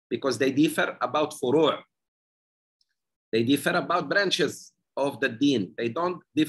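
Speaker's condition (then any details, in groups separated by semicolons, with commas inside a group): No condition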